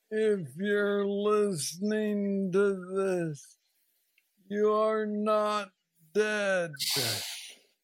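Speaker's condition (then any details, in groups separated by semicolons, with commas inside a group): Parkinson's disease; young onset at 35, neurostimulator brain implant after 2 years, works like brain pacemaker; about 9 years since diagnosis, most aggressive form, still progressing, no plateau, mobility struggles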